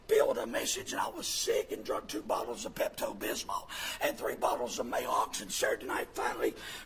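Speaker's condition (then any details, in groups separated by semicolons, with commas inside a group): Vocal fold paralysis; pushes much air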